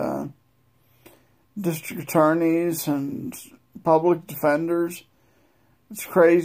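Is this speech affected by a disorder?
Yes: multiple sclerosis; no control over legs.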